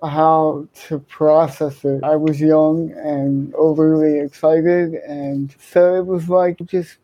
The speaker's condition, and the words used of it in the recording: Cerebral palsy. For me, it affects my left side, my speech, my coordination.